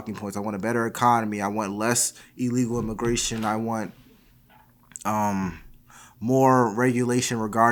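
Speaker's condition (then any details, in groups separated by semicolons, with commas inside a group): No condition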